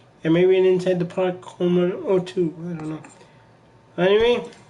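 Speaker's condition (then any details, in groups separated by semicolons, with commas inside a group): Cerebral palsy; from birth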